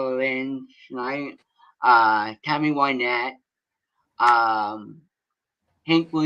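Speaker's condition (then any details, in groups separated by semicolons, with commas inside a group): Cerebral palsy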